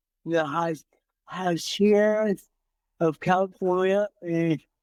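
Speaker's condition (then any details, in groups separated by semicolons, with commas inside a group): Cerebral palsy; from birth, entire left side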